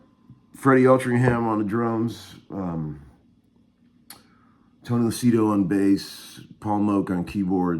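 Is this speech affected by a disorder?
No.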